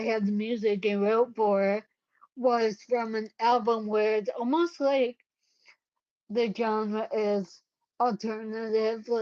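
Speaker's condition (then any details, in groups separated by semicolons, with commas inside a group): Cerebellar ataxia; caused by brain bleed, unsteady; onset at age 10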